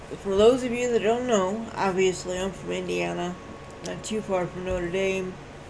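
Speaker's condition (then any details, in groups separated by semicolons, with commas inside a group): Cerebral palsy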